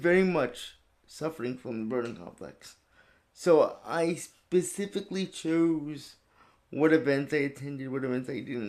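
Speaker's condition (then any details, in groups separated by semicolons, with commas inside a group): Cerebral palsy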